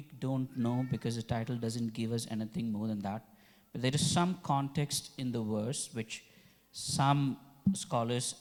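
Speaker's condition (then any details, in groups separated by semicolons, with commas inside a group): No condition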